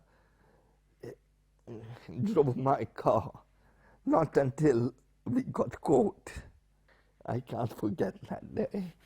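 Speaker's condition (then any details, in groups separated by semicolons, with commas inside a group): Spastic paraplegia with essential tremor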